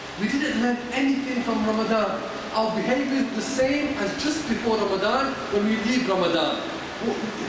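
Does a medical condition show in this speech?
No.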